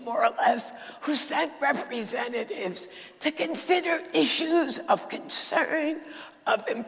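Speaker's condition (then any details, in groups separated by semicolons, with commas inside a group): Dysphonia; dysphonia diagnosed about a decade ago, lost ability to sing; sultry voice, not a sore throat, still preaches with this voice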